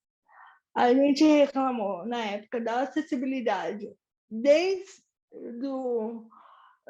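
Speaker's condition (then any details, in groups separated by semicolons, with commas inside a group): Cerebral palsy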